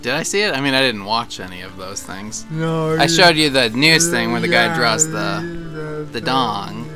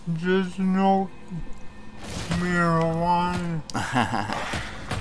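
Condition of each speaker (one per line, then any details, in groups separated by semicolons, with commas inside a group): No condition
Cerebral palsy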